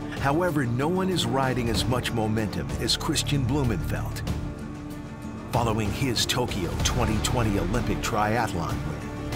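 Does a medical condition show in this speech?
No.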